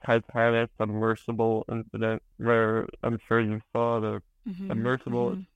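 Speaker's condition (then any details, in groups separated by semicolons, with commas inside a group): Spinal muscular atrophy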